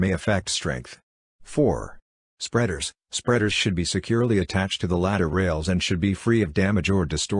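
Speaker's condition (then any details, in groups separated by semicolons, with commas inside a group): No condition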